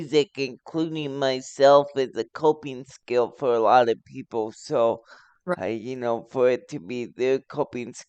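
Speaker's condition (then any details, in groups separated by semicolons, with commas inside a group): Cerebral palsy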